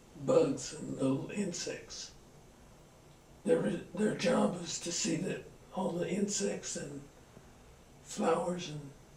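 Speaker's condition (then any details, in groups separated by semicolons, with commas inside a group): Parkinson's; slowing down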